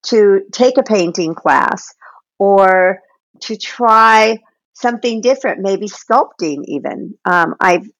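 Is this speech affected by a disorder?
No.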